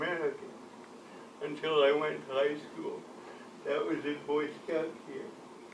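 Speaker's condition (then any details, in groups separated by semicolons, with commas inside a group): Cerebral palsy; from birth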